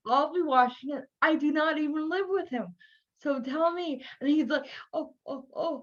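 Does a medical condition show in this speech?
Yes: cerebral palsy.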